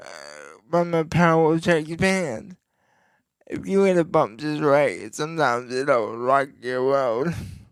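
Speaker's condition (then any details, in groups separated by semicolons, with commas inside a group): Cerebral palsy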